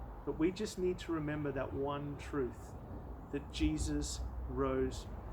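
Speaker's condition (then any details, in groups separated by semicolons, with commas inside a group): No condition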